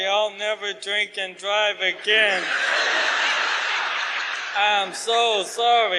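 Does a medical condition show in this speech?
Yes: ALS.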